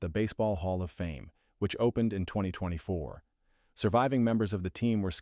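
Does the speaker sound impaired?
No.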